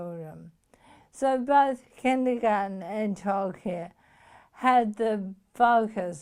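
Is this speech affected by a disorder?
Yes: motor neuron disease.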